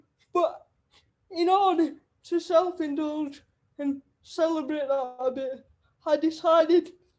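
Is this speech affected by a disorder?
Yes: cerebral palsy; wheelchair user.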